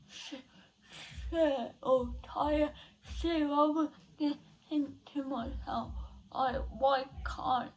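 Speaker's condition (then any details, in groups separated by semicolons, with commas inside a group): Cerebral palsy; not quadriplegic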